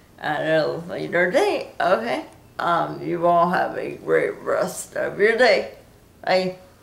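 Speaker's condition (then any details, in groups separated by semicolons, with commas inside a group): Cerebral palsy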